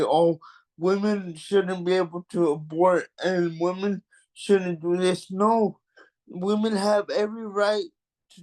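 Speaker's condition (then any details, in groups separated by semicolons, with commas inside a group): Cerebral palsy; mild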